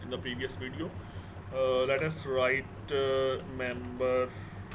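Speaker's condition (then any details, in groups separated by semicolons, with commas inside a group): No condition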